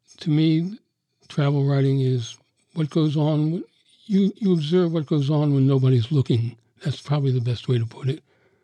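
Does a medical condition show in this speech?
Yes: Parkinson's disease; Parkinson's disease diagnosed at age 62.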